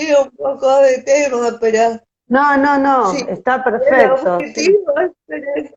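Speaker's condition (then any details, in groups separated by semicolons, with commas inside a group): Cerebral palsy; respiratory arrest at birth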